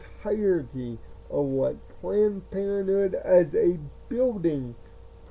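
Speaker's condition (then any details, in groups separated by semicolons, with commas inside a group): Cerebral palsy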